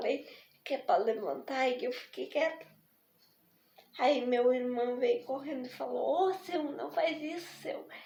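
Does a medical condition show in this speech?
Yes: spastic diplegic cerebral palsy.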